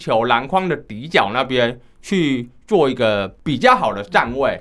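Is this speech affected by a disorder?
Yes: hearing impairment, mild; unusual high-frequency hearing loss, low frequencies near normal, market hearing aids largely ineffective, uses atypical assistive device; underwent speech rehabilitation therapy.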